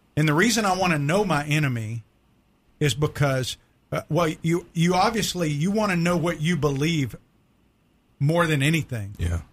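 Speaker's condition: No condition

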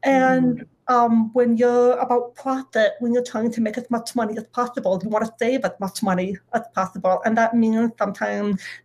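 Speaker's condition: Deafness; medical diagnosis, no sign language, relies on lip reading and captions; able to talk, speech therapy for most of life

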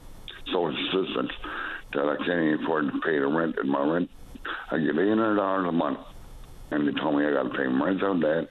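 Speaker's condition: Stroke; two strokes, first in 2019, brain function affected; slurred speech at times, glitches and missing words

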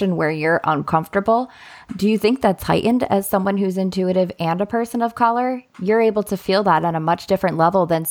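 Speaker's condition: No condition

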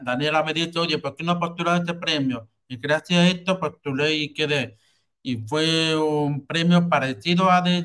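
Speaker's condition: Hearing loss with cochlear implant; about 34

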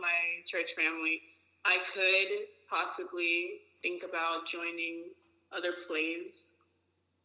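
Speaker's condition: No condition

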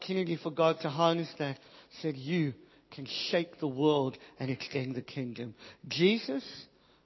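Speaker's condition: Cleft palate, Pierre Robin syndrome

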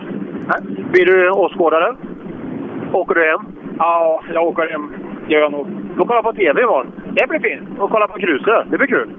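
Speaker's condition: No condition

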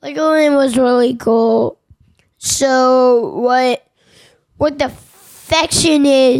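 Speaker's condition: Williams syndrome; genetic cause, diagnosed by geneticist after specialist referral, ear tubes placed at Children's Hospital

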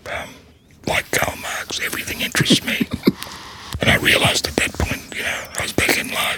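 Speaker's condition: Laryngectomy, voice prosthesis

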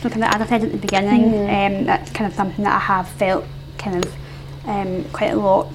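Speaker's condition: Isolated cleft palate; age 26, near end of cleft treatment

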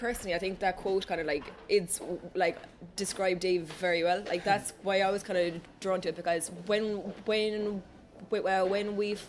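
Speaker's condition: Stammer; really bad stammer since childhood, severe while growing up; still has stammer, trying to control it, interviewer had not noticed it; exempt from oral exams in secondary school, couldn't answer phone, Dave orders food, public speaking avoided; repeated sounds, repeated words, prolonged sounds, blocks

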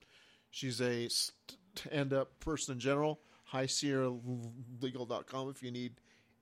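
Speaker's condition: Stuttering; sometimes severe, long-standing speech impediment that has held him back; speaking on podcast feels rough, only a couple bad stuttering moments noted; prolonged sounds, blocks

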